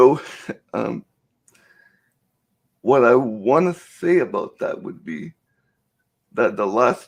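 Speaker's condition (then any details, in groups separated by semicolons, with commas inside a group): Cerebral palsy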